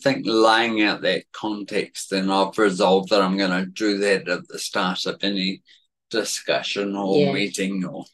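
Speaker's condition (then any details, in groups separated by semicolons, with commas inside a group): Cerebellar atrophy; said to be genetic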